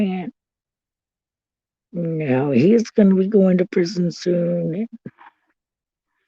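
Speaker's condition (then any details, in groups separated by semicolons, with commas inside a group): Cerebral palsy; since birth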